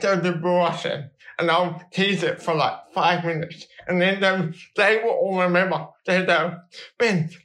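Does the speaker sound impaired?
Yes: cerebral palsy.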